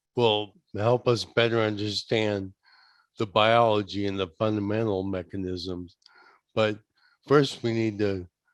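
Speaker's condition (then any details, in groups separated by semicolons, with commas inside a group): ALS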